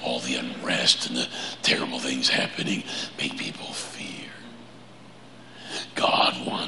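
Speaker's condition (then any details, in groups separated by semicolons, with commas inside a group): Laryngeal cancer; prior chemo and radiation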